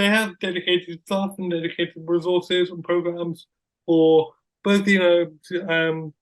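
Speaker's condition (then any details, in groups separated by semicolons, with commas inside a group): Cerebral palsy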